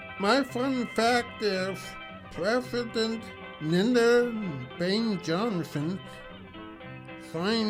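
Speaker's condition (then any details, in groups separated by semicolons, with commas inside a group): Cerebral palsy; tongue tie, tongue cannot touch roof of mouth; speech affected, tongue cannot reach roof of mouth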